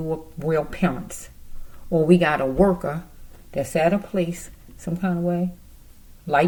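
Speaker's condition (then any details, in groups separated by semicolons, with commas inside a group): No condition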